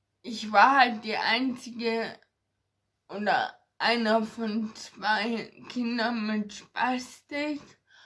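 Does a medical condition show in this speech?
Yes: ataxia; ataxia affecting hands and fingers.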